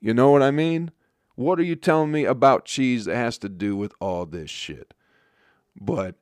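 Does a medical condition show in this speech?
No.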